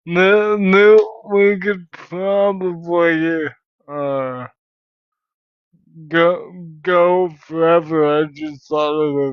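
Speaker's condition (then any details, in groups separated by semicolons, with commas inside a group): Cerebral palsy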